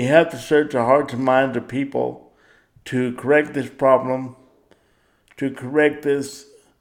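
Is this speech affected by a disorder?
Yes: cerebral palsy; power wheelchair.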